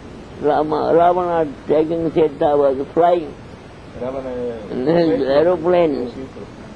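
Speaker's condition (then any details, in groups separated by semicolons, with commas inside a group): Deafness; cannot hear audience questions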